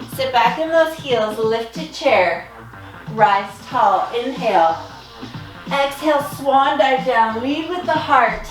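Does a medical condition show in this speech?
No.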